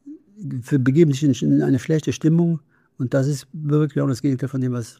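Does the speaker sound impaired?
Yes: Parkinson's disease; numbness right foot, glasses slipped from hand, deep brain stimulation: two brainstem electrodes, pacemaker in chest; speech therapy trains facial muscles against freezing face and speech against decline, going well.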